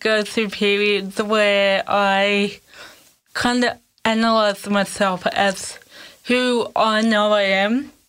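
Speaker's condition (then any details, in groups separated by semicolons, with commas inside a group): Cerebral palsy; cerebral palsy since birth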